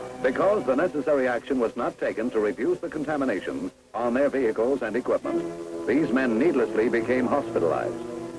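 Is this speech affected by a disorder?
No.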